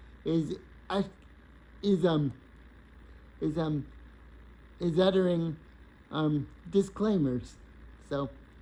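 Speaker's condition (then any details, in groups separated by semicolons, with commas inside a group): Cerebral palsy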